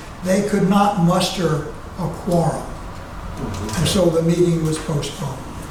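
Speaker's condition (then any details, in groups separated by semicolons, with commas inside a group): No condition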